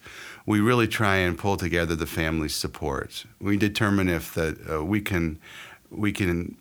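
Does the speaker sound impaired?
No.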